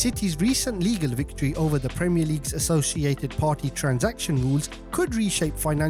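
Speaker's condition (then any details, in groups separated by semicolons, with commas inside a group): No condition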